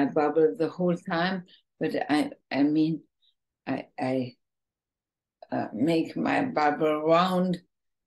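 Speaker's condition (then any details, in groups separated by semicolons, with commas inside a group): ALS, bulbar form, bulbar onset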